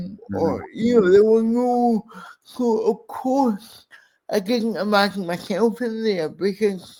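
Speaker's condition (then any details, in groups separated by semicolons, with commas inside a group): Cerebral palsy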